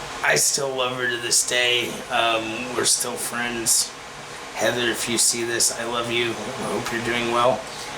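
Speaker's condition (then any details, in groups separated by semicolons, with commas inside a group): Cerebral palsy; takes medication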